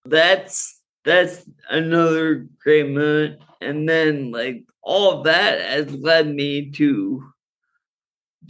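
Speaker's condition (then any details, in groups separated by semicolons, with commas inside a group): Friedreich's ataxia; progressive, cannabis strain with doctor's guidance for neuropathic pain, muscle relaxing, sleep, ataxia worse when tired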